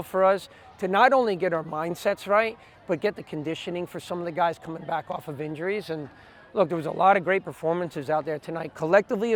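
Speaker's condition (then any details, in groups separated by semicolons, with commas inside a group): No condition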